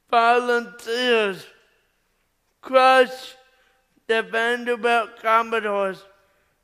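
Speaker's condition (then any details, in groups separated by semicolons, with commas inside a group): Cerebral palsy; uses left hand only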